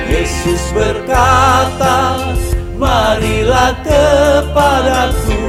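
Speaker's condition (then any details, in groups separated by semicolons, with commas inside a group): No condition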